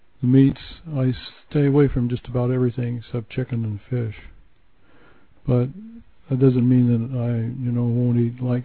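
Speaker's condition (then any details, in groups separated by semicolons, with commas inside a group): Parkinson's; Bowen therapy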